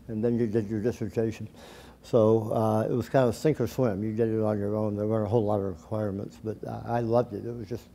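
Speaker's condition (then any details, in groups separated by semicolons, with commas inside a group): Tongue cancer surgery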